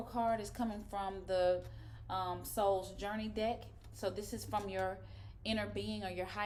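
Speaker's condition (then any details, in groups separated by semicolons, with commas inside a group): No condition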